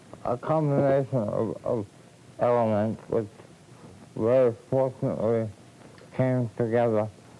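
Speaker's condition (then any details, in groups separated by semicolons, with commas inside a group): Cerebral palsy; from birth, paints with brush in mouth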